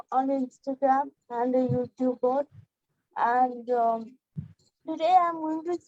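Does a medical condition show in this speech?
Yes: cerebral palsy.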